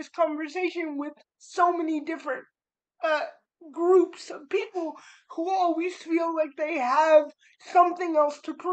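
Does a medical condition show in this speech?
Yes: cerebral palsy; spastic.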